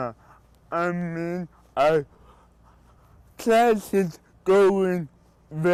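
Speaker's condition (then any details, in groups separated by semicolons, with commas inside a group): Cerebral palsy; speech impediment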